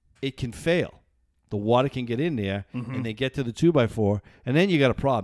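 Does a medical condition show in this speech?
No.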